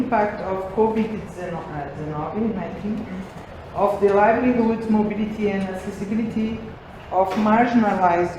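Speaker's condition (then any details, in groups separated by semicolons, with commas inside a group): No condition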